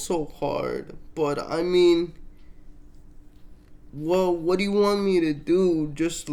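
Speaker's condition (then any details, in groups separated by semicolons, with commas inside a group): Cerebral palsy, mixed, mild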